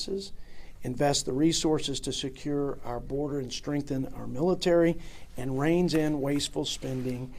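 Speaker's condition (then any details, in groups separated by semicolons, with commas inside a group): No condition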